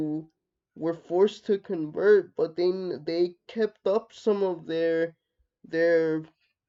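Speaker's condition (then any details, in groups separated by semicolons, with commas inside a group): Cerebral palsy, mixed, mild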